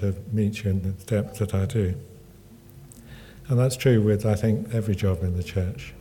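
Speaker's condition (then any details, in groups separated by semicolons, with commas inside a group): Parkinson's; table tennis and snooker groups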